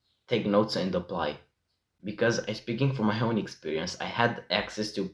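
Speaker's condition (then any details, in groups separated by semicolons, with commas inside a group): No condition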